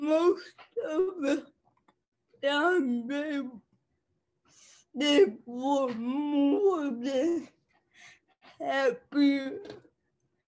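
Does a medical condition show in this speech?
Yes: cerebral palsy; people less willing to listen to own talking voice, uses songs to get point across.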